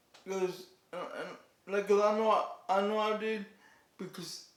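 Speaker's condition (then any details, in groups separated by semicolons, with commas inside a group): Cerebral palsy; declined offered surgery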